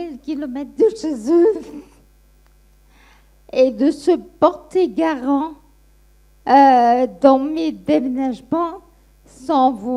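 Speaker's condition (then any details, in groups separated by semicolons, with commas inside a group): Friedreich's ataxia; diagnosed age 15, rollator walker from age 20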